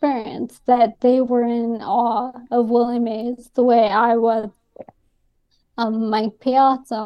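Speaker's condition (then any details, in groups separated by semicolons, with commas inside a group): ALS; Columbia University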